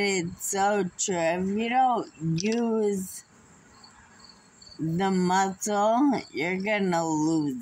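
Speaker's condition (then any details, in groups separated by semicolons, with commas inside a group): Muscular dystrophy; unable to walk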